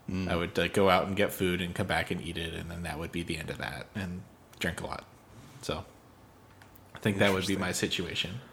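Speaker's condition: No condition

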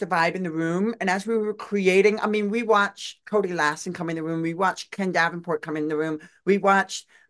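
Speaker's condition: Deaf; sign language user; uses own voice, difficulty pronouncing unfamiliar names

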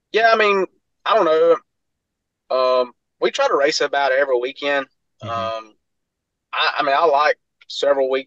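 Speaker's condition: No condition

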